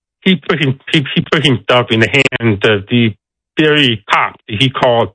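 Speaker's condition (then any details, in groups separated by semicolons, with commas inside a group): Deafness; deaf accent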